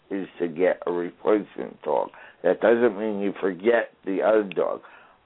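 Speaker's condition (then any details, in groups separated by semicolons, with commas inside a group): Traumatic brain injury; people ask about voice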